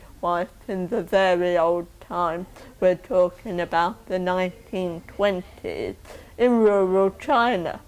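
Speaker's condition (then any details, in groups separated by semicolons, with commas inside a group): Cerebral palsy; oxygen starvation at birth; could not swallow as baby, predicted never to talk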